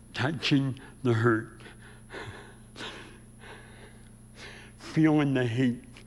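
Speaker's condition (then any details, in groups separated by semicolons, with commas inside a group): Severe speech impediment; about age 84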